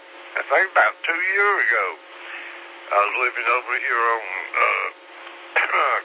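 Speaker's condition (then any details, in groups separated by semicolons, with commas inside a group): Slurred speech; stroke 3 years ago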